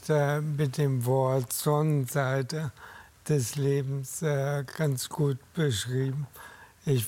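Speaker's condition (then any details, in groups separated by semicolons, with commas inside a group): ALS; almost 10 years since diagnosis, companion Cassandra Menten, alternative therapies tried, cannot go out alone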